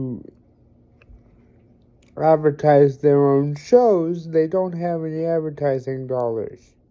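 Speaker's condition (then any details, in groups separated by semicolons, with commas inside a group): Cerebral palsy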